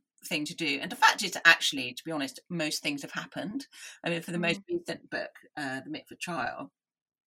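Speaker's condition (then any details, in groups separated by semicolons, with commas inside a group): Deafness; listening took effort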